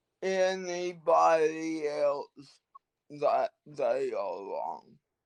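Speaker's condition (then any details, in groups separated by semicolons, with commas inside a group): Cerebral palsy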